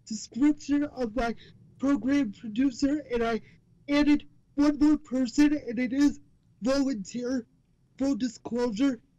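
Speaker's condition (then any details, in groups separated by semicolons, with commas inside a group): Cerebral palsy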